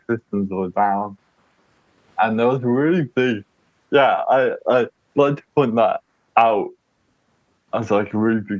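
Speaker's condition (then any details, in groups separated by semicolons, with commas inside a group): Cerebral palsy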